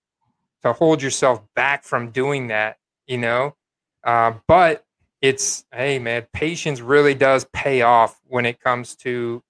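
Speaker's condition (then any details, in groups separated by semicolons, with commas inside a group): No condition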